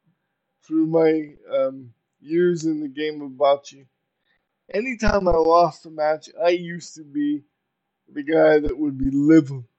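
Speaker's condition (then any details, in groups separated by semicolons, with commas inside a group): Cerebral palsy; uses power wheelchair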